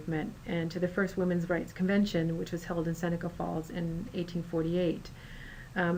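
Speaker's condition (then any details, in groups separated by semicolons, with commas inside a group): No condition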